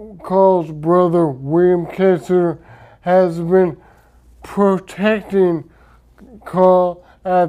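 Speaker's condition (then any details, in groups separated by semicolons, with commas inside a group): Traumatic brain injury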